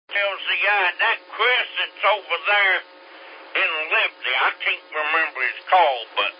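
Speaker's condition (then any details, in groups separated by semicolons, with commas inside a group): Slurred speech; takes 17 different medications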